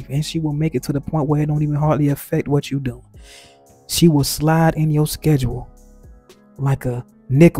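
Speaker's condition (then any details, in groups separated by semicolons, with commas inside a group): No condition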